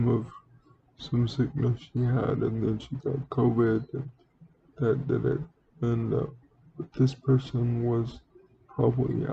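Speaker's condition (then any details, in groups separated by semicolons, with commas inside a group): Cerebral palsy; wheelchair user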